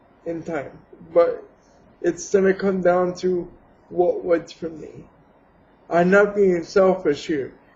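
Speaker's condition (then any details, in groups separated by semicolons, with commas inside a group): Cerebral palsy; has had surgery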